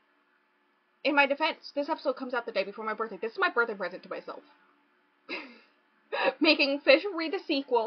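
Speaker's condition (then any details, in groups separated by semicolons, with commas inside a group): No condition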